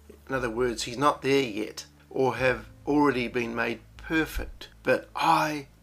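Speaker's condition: No condition

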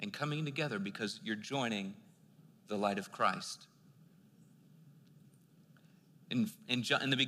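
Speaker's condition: No condition

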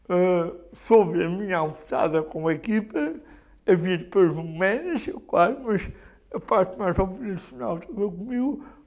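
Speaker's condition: Cerebral palsy; neurological disability

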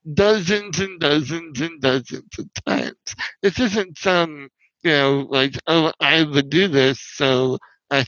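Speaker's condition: Spinal muscular atrophy; wheelchair user

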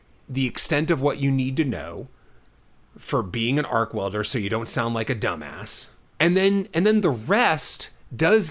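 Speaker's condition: No condition

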